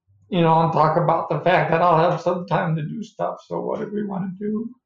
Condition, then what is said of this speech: ALS (motor neuron disease). So the one thing is you can see I'm still talking, so bulbar has been the last thing to affect me,